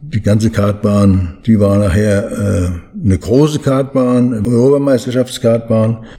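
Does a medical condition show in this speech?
Yes: Parkinson's disease; Parkinson's disease diagnosed about 20 years ago.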